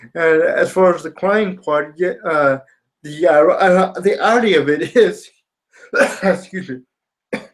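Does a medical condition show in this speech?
Yes: spastic quadriplegia cerebral palsy.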